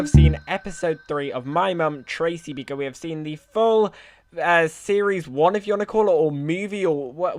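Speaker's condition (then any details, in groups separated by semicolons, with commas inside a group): No condition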